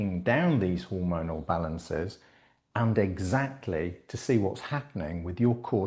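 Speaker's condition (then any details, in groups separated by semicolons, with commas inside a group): No condition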